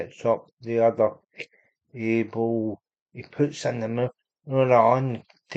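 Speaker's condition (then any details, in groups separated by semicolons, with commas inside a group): Cerebral palsy; unable to walk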